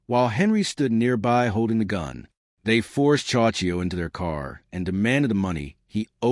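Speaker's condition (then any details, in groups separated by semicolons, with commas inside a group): No condition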